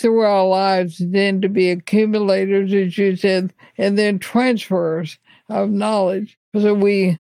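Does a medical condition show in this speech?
Yes: ALS; speech noticeably affected right away.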